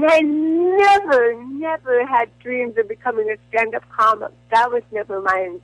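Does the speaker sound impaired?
Yes: cerebral palsy; visible disability, spinal cord surgery C1 to C7, titanium neck; dependent on Botox.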